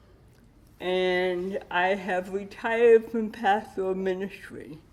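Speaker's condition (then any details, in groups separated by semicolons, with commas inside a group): Cerebral palsy with dystonia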